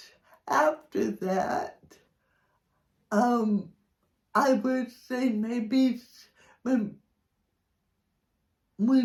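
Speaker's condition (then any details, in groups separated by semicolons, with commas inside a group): Cerebral palsy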